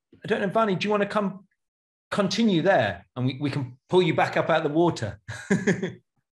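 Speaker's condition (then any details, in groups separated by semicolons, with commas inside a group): No condition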